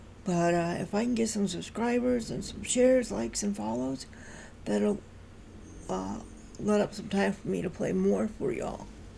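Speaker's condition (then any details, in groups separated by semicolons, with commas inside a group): Cerebral palsy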